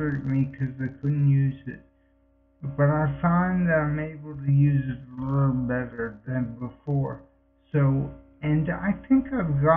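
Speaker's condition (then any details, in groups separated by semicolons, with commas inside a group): Multiple sclerosis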